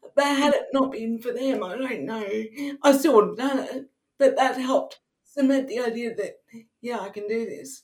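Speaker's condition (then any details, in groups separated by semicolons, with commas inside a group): Cerebral palsy; wheelchair user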